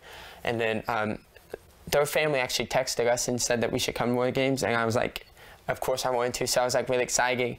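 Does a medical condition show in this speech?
Yes: deafness; born deaf, completely deaf at two, cochlear implant two months later, Marshall University listen-and-speak program; uses cochlear implant, sister Tegan still corrects mispronounced words; says many words wrong, speech deteriorated while awaiting implant, last word bah for ball.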